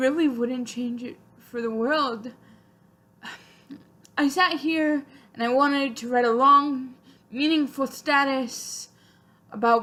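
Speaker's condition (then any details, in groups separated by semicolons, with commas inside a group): Spastic quadriplegic cerebral palsy; spastic quadriplegic, constant muscle tightness, all four limbs, fine motor; hard to type, cannot walk or run normally; speech somewhat affected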